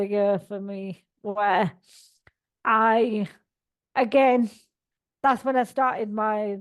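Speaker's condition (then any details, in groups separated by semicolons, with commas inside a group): Cerebral palsy; all four limbs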